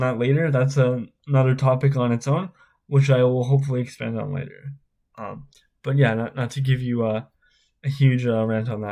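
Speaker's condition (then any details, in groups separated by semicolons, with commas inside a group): Spastic cerebral palsy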